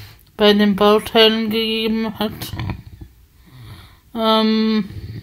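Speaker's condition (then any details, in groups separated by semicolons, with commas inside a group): Spasticity from birth; multiple sclerosis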